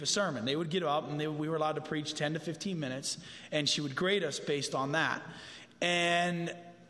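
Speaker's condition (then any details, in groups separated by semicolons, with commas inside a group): No condition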